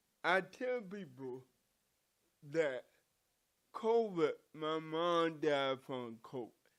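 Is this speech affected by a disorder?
Yes: cerebral palsy; from birth.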